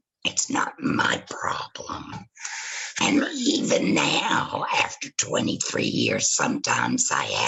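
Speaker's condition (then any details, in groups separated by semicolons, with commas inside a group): Laryngectomy after cancer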